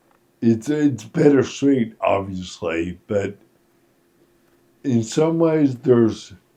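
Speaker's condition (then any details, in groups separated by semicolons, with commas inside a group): Friedreich's ataxia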